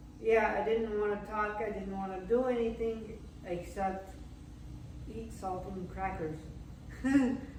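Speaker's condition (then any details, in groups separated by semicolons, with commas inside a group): Cerebral palsy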